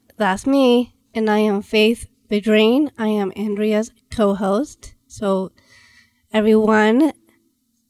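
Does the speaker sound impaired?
Yes: Down syndrome.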